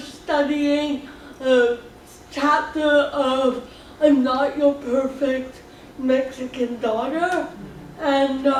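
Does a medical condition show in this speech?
Yes: cerebral palsy; speech slightly off.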